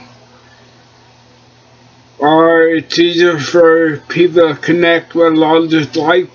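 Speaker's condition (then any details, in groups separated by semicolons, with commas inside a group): Cerebellar ataxia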